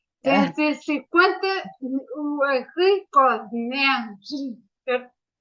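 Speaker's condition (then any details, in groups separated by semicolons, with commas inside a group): Ataxia after brain injury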